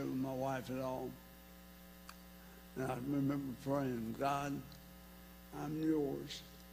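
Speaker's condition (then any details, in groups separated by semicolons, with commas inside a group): ALS; vocal cord difficulty for one to two years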